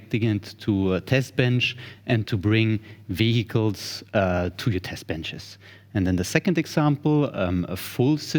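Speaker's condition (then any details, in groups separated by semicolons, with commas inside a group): No condition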